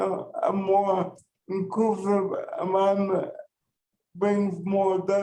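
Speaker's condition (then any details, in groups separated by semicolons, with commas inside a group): Cerebral palsy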